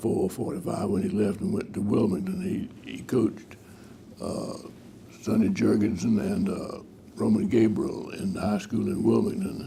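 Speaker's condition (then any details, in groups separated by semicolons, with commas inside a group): Parkinson's disease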